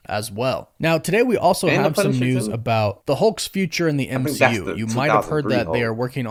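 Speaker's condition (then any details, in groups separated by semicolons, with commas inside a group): No condition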